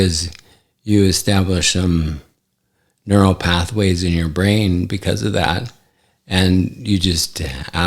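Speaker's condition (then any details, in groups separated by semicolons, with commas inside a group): ALS; affects hand function; recently diagnosed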